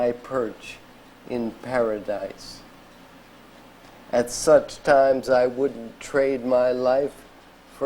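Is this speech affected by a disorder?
Yes: ALS; diagnosed eight years ago, at age 35.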